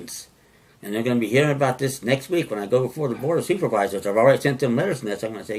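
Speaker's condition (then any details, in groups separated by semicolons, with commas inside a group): No condition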